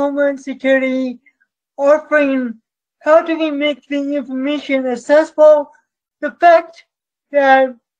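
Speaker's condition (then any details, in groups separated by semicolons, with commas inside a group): Cerebral palsy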